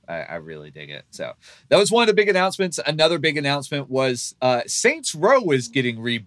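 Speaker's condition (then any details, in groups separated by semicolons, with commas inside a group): No condition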